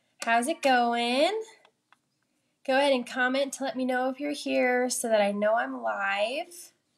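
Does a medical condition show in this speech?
No.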